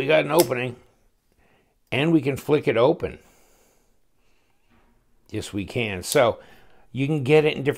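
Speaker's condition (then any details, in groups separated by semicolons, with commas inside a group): No condition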